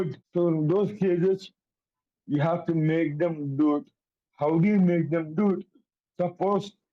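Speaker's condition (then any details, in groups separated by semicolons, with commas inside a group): Cerebral palsy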